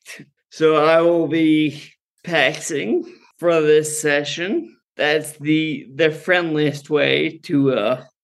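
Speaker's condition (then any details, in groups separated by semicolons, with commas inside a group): Friedreich's ataxia; progressive, managed with cannabis for neuropathic pain, muscle relaxing, sleep; ataxia worse when not well-rested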